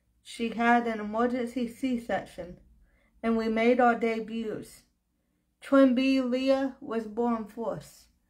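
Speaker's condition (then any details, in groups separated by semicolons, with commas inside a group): Cerebral palsy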